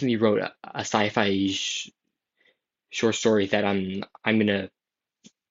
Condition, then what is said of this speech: Stuttering. Well, I have a lot of blocks and prolongations, and blocks happen blocks happen wherever, but the prolongations happen more often on like S blends, like school, skeleton, or stutterer.